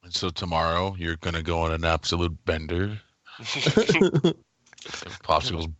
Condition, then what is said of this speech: No condition.